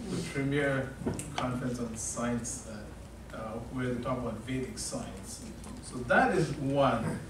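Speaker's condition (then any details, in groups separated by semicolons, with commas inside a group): No condition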